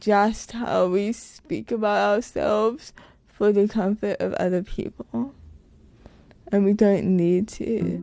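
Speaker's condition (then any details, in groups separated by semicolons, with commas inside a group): Cerebral palsy; lifelong, full-time wheelchair user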